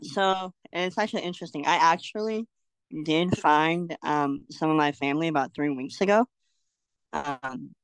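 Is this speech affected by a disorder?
Yes: cleft lip and palate; congenital, frequent illness and hospital stays in first year.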